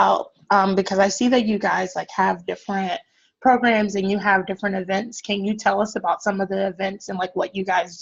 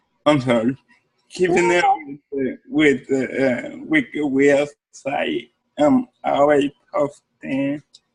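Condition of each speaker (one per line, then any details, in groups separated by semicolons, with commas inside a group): No condition
Cerebral palsy; from birth; speech therapy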